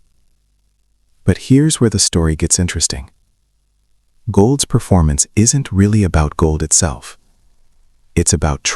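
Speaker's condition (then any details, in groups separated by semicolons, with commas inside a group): No condition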